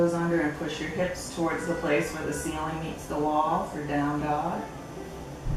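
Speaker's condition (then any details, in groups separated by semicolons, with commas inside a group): No condition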